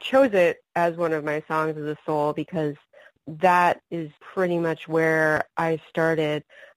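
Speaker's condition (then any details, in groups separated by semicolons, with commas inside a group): No condition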